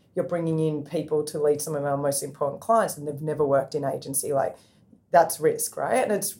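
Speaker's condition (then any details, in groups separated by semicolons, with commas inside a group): No condition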